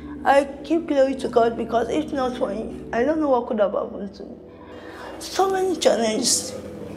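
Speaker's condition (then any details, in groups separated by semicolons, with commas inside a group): Severe cerebral palsy; uses wheelchair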